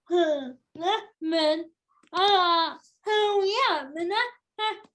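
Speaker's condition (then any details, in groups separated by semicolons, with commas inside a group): Cerebral palsy, spastic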